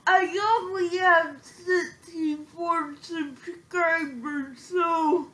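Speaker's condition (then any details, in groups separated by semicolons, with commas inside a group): Physical speech impairment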